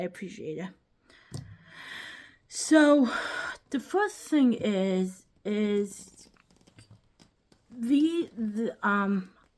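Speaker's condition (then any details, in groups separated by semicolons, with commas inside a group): Cerebral palsy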